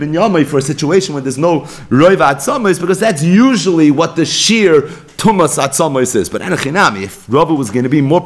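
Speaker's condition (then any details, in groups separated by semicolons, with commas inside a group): No condition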